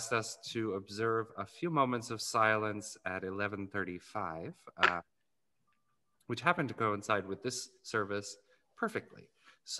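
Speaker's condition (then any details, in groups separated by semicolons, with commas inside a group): No condition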